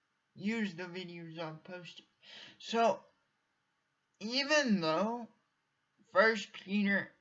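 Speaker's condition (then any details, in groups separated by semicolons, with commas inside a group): Cerebral palsy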